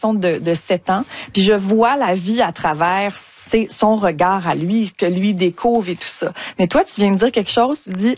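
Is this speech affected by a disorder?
No.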